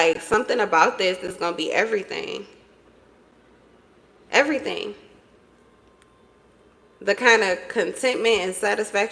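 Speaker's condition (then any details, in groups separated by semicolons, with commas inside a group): No condition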